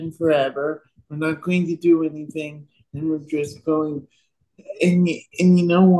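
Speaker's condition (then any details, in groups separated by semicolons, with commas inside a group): Cerebral palsy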